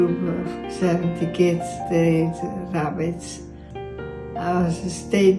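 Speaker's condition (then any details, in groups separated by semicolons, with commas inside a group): Multiple system atrophy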